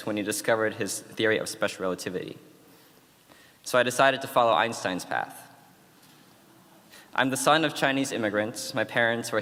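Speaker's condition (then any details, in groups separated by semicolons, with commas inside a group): No condition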